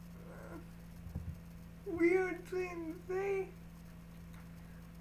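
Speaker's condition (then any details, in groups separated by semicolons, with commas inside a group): Cerebral palsy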